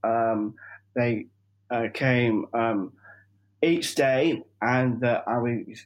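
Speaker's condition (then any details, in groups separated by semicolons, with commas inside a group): Down syndrome; 45 years old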